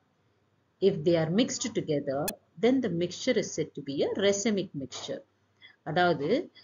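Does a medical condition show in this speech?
No.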